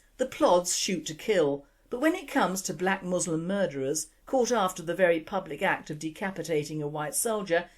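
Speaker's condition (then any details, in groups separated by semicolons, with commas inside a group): No condition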